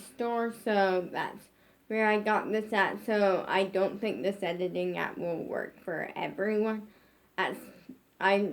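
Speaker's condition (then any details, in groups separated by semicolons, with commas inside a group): Brain injury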